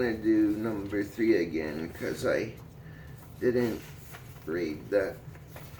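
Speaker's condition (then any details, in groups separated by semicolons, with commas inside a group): Cerebral palsy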